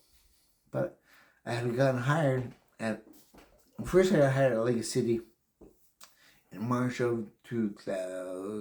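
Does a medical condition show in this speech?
Yes: brain injury; memory greatly affected.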